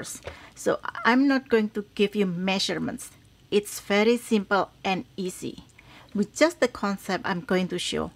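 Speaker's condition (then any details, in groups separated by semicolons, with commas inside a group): No condition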